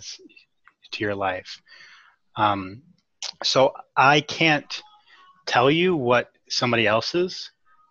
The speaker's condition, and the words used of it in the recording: Stuttering. And so um, I think that's an example of something I would lose if I were speaking fluently all the time.